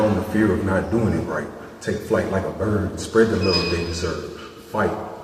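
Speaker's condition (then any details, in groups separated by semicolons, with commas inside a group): No condition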